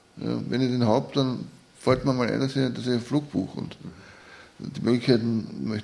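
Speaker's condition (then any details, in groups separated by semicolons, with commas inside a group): Parkinson's disease; Parkinson's disease diagnosed at age 48, describes self as disabled; about 16 years since diagnosis, age 64, long flights difficult, needs stopovers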